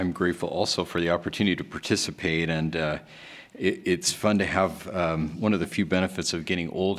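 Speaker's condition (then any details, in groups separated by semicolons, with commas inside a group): No condition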